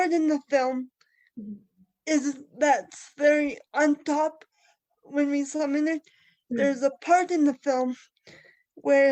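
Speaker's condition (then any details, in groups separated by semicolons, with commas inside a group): Cerebral palsy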